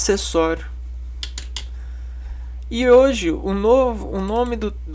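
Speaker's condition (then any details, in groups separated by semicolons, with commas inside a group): No condition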